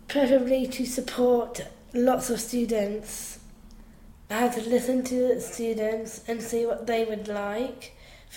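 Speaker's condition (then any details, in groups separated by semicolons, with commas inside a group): Down syndrome; slow learning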